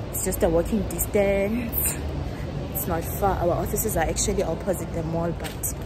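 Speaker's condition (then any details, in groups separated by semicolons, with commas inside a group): No condition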